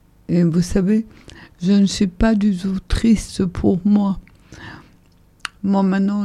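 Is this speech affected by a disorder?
Yes: ALS (Charcot's disease); advanced, increasing oxygen use, lies down a lot, muscle pain, constant contractures.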